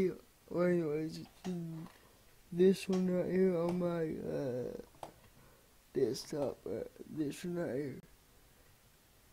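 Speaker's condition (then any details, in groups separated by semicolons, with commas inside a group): Cerebral palsy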